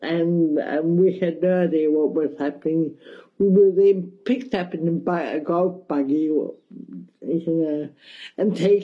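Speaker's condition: Cerebral palsy, mild; speech mildly affected

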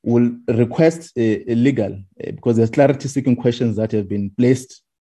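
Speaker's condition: No condition

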